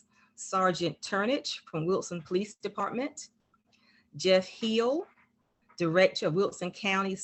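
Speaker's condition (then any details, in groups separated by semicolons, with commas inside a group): No condition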